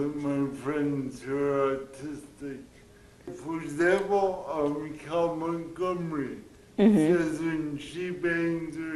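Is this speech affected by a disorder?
Yes: cerebral palsy.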